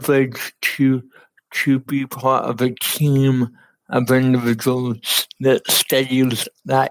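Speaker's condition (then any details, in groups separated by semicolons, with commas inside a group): Cerebral palsy; cerebral palsy from lack of oxygen at birth, affects fine motor skills and walking; speech affected, uses Dragon NaturallySpeaking voice activated computer software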